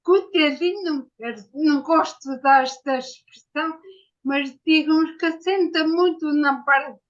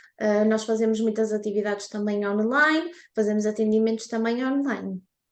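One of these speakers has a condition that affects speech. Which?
The first: ataxia; acquired, brain injury.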